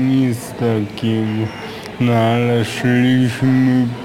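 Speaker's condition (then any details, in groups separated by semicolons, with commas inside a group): Aphasia; acquired after accident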